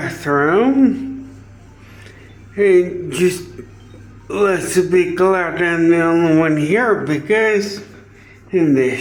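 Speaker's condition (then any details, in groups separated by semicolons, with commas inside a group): Traumatic brain injury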